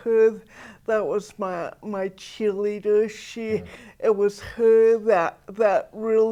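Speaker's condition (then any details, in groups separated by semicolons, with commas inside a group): Cerebral palsy; atypical speech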